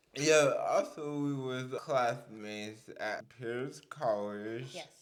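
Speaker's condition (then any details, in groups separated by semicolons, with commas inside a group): Cerebral palsy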